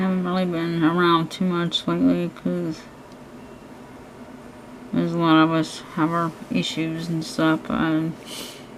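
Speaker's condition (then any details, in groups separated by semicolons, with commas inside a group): Cerebral palsy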